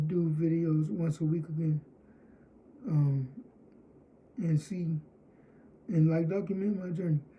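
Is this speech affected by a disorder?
Yes: cerebral palsy, spastic diplegia.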